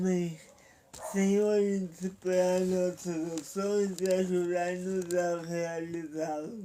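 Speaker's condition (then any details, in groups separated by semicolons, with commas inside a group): Paralysis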